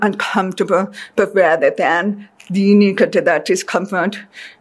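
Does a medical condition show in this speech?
Yes: deafness; deaf since childhood.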